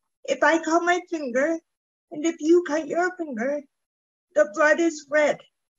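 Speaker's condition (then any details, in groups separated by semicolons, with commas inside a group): Cerebral palsy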